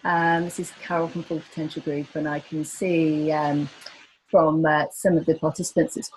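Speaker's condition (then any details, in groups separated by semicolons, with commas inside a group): No condition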